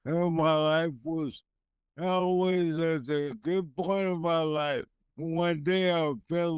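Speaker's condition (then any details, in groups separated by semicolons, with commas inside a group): Multiple sclerosis; left side badly affected, esophagus affected; power chair, on disease-modifying infusion, home physical therapy; speech affected, much improved from barely speaking, solids hard to swallow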